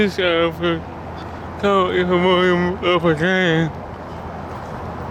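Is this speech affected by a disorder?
Yes: cerebral palsy; speech disability.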